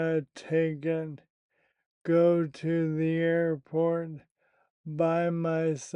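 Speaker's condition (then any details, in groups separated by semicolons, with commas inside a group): Primary lateral sclerosis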